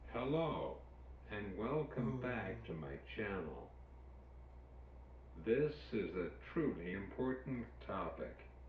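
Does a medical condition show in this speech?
Yes: cerebral palsy; uses wheelchair.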